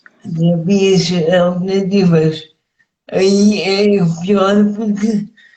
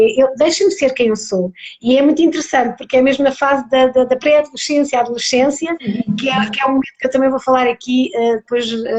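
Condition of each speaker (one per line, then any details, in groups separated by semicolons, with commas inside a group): Cerebral palsy; mainly motor disability; age 51; speech affected
No condition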